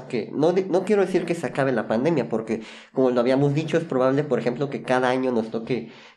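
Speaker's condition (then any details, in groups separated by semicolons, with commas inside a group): Cleft lip and palate; chili burns more than usual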